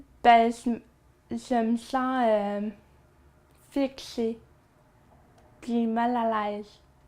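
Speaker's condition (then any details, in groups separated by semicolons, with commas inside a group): Verbal dyspraxia; with intellectual disability; words hard to understand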